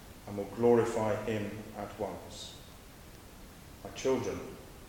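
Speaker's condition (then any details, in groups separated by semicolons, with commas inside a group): No condition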